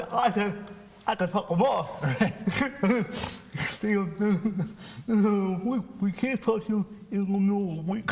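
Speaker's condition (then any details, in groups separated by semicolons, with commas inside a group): Cerebral palsy; speech impairment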